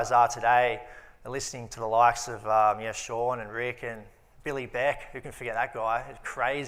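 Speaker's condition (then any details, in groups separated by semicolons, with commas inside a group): No condition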